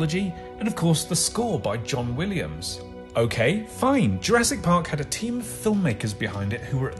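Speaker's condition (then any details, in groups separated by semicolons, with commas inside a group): No condition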